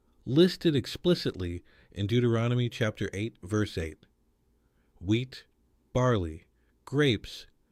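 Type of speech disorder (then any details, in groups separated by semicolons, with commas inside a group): None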